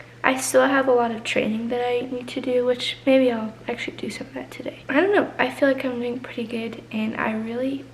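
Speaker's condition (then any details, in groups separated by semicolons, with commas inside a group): No condition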